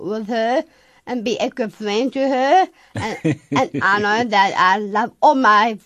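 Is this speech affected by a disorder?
Yes: Down syndrome; from birth, confirmed 3 days after birth, heart hole closed spontaneously at age 2; speaks a lot slower, learns and moves slower.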